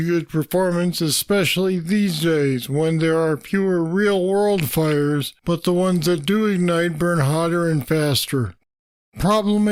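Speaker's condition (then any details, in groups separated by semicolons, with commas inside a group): Parkinson's disease; deep brain stimulators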